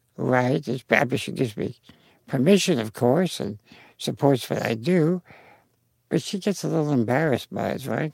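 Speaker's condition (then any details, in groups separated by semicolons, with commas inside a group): Spinal muscular atrophy; congenital genetic neuromuscular, incurable, quadriplegic, full sensation but no muscles, never walked or stood, lifelong wheelchair; progressive, age 56, cannot hold pencil, writes with voice recognition program, drives motorized wheelchair, needs help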